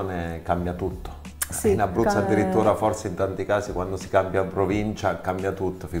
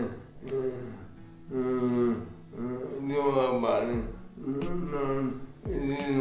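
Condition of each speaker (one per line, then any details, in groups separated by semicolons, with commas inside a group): No condition
ALS; progressed, needs round-the-clock assistance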